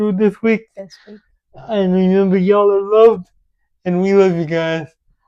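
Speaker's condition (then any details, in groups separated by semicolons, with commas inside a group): Cerebral palsy; with developmental delay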